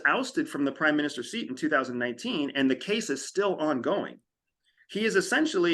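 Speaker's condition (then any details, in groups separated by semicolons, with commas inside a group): No condition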